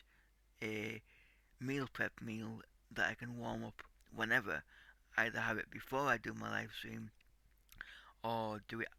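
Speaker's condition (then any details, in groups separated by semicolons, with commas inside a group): Cerebral palsy; tight muscles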